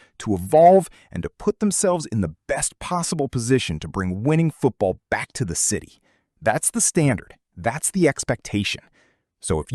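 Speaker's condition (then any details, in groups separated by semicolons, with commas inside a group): No condition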